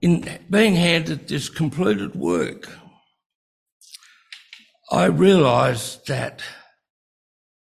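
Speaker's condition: Breathing-related speech difficulty

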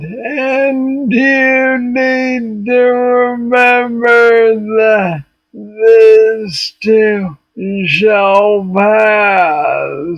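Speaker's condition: Parkinson's disease, young onset; speaking difficult today, audible difference, jaw tension makes speech difficult

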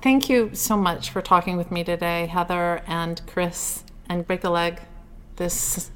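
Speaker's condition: No condition

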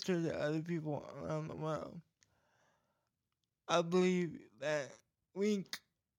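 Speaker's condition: Cerebral palsy; voice goes in and out

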